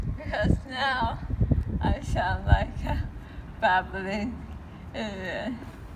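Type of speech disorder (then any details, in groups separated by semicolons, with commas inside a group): Bulbar dysarthria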